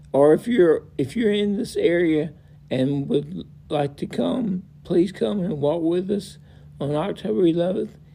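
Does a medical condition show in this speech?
Yes: multiple system atrophy; five years since symptom onset, progressively worse.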